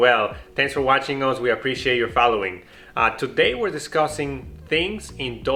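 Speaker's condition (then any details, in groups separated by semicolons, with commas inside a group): No condition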